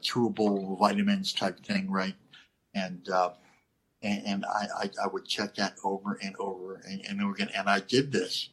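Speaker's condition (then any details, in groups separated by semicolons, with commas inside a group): Cleft lip and palate; lisp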